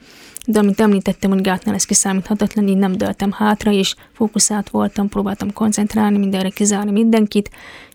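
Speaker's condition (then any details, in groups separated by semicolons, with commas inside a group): Deafness; tried signing with Japanese sign-language users at the competition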